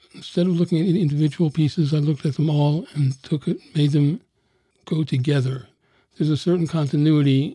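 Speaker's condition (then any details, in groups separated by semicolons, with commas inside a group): Parkinson's disease; fatal a few months after recording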